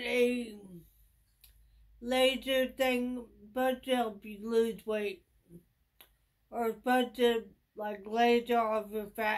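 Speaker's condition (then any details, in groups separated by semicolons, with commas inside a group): Traumatic brain injury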